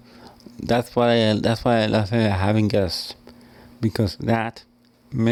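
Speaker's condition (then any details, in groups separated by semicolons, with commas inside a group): Cerebral palsy; wheelchair user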